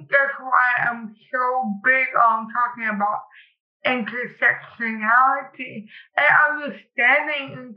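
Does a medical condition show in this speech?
Yes: cerebral palsy; speech noticeably affected.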